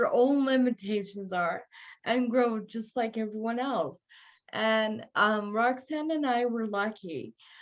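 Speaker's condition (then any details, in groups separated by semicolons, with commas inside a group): Cerebral palsy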